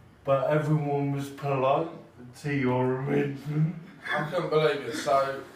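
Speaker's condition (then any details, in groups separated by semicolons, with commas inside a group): Cerebral palsy; from birth, used one crutch; 5 years as wheelchair user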